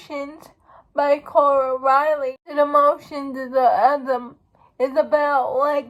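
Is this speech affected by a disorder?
Yes: cerebral palsy; uses wheelchair.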